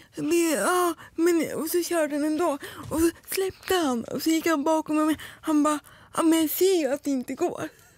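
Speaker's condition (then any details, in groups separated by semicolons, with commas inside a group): Cerebral palsy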